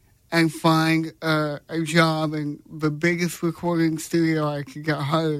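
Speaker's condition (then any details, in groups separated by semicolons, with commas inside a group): Cerebral palsy; congenital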